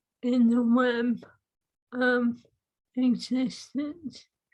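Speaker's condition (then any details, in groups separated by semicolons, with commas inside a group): ALS; swallowing lost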